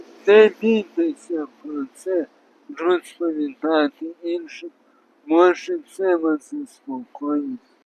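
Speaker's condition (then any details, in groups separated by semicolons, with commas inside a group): Traumatic brain injury; caused by car crash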